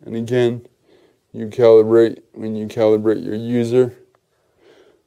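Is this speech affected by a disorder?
Yes: cerebral palsy; affects gait and walking.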